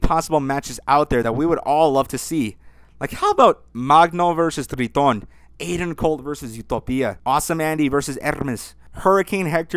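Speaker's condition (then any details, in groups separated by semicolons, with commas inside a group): No condition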